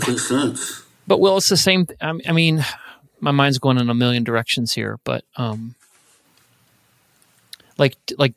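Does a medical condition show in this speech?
No.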